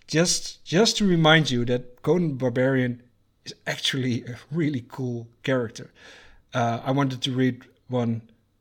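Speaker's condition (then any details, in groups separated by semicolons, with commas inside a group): No condition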